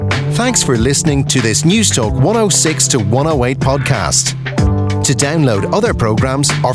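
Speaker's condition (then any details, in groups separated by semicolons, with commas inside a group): No condition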